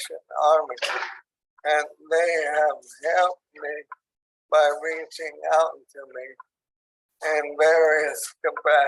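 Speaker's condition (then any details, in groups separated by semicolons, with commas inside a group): ALS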